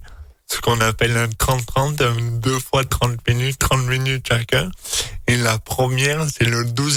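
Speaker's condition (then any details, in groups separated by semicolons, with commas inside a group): Dystonia; from birth, delivery complication, physical disability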